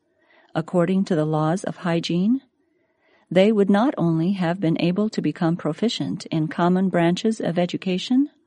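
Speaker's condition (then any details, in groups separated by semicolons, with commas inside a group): No condition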